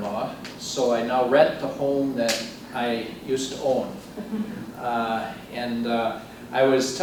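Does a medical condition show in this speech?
No.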